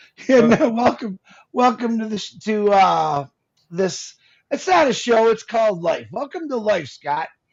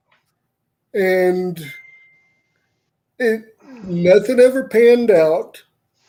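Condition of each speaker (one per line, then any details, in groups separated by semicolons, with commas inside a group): No condition
Cerebral palsy; uses wheelchair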